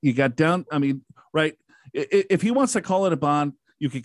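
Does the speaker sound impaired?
No.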